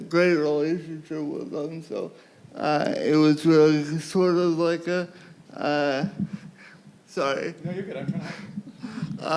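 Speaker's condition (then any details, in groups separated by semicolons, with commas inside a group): Cerebral palsy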